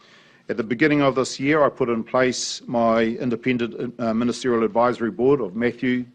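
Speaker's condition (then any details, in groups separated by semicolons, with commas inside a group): No condition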